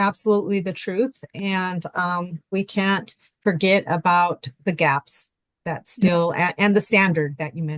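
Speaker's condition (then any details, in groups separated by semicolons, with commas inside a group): No condition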